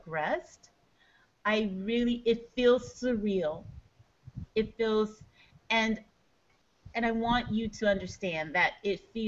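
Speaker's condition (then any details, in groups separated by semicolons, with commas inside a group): No condition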